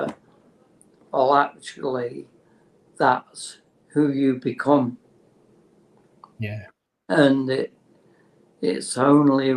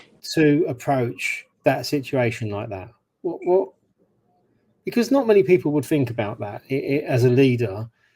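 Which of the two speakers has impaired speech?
The first: motor neurone disease; terminal, no cure; diagnosed within last two years, early stage.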